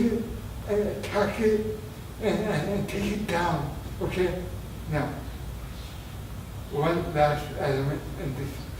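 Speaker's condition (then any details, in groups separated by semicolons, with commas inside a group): Traumatic brain injury; near-fatal injury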